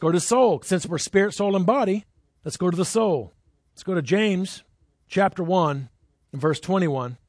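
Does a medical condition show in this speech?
No.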